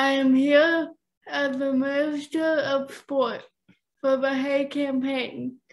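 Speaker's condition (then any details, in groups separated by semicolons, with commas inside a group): Cerebral palsy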